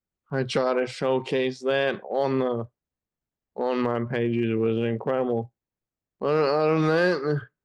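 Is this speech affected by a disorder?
Yes: Friedreich's ataxia; age 28, 14 years since diagnosis, still progressing, uses wheelchair.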